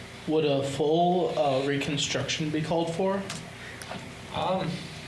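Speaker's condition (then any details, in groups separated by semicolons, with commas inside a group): No condition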